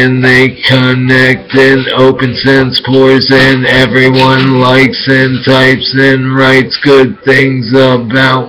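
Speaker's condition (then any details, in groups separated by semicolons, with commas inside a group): Brain injury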